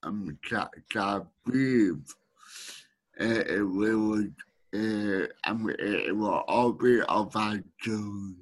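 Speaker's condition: Speech needing a translator; speech hard for others to understand, needs speech translator

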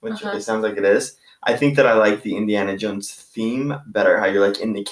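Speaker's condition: No condition

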